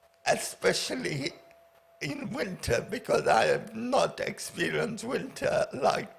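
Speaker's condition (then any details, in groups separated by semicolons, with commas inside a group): Paraplegia with essential tremor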